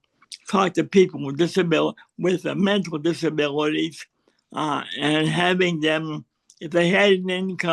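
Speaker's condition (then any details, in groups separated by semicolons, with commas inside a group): Cerebral palsy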